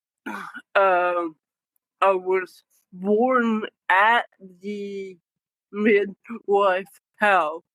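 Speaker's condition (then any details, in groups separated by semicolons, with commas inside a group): Cerebral palsy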